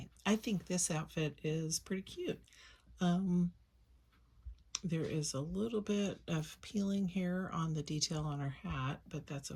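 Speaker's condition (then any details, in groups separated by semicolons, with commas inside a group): No condition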